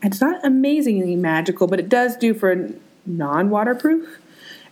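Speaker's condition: No condition

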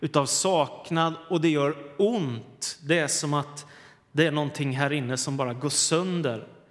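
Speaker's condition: No condition

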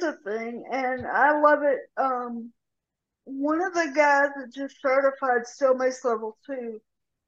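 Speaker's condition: Cerebral palsy; severe rotator cuff tear

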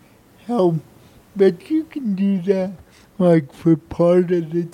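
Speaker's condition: Cerebral palsy; no medication

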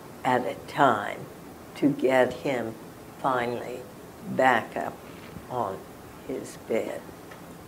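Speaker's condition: Spasmodic dysphonia; ALS

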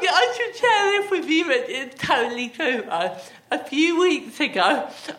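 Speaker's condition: Athetoid cerebral palsy; with myotonia and ataxia

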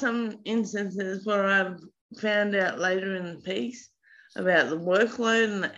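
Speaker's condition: Slurred speech after brainstem stroke, mild; brainstem stroke at 26, initially unable to move below eyes, 7.5 months rehab, 3 hospitals; initially unable to talk, relearned speech, now mild slurring, not very obvious

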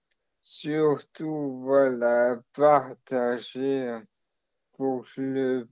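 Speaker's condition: Maladie de Charcot (ALS); amyotrophic lateral sclerosis

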